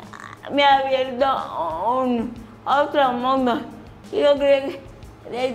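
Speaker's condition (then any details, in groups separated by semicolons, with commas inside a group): Cerebral palsy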